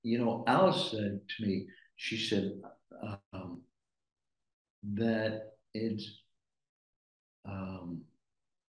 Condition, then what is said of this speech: Aphasia. Yeah, than that, but and now I'm I'm okay now.